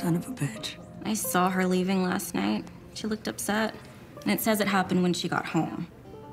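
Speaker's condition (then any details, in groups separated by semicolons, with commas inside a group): No condition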